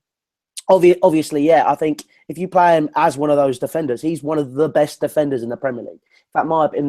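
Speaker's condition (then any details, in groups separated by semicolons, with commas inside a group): No condition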